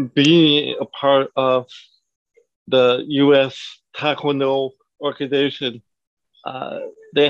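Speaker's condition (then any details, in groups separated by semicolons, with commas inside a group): Cerebral palsy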